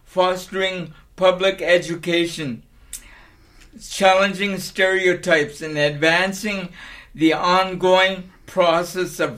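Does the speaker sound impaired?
Yes: cerebral palsy.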